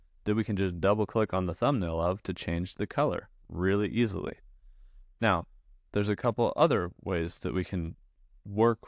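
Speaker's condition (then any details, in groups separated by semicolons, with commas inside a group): No condition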